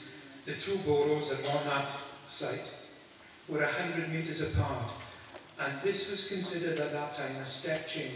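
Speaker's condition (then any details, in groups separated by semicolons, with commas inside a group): No condition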